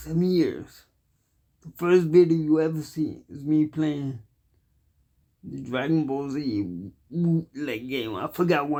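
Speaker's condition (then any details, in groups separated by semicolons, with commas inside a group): Cerebral palsy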